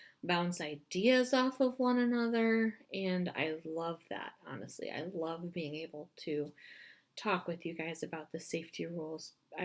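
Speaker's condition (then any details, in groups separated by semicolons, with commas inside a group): No condition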